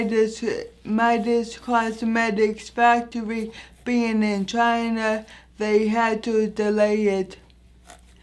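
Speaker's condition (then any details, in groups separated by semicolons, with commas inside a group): Anoxic brain injury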